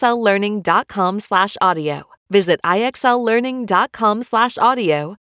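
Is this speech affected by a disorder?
No.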